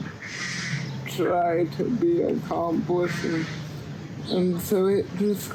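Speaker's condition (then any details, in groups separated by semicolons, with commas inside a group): Cerebral palsy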